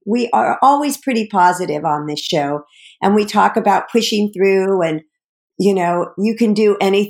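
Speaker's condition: No condition

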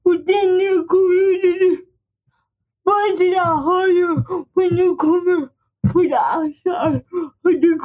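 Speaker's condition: Speech impairment; uses wheelchair

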